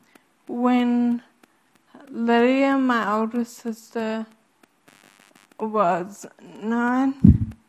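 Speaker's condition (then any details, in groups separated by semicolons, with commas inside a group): Friedreich's ataxia; progressive, kept getting worse, many things can no longer do, life-limiting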